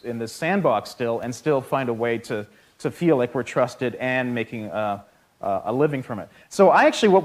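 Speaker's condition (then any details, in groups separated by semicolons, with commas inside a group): No condition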